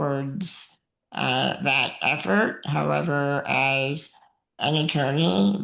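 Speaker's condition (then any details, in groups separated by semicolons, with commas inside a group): Muscular dystrophy; uses wheelchair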